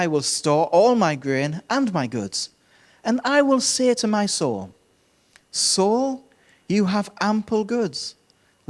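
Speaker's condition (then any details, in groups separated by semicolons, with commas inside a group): No condition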